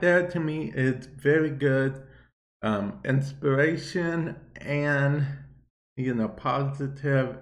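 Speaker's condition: Cerebral palsy; affects speech a bit

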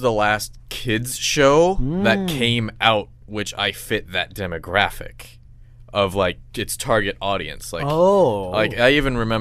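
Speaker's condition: No condition

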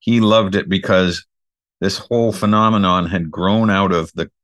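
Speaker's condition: No condition

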